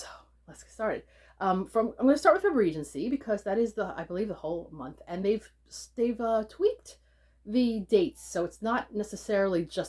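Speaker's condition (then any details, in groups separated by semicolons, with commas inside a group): No condition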